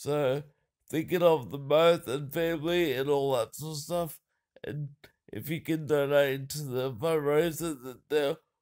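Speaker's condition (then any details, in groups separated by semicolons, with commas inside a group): Cerebral palsy; uses wheelchair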